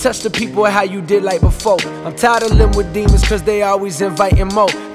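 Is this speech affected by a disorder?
No.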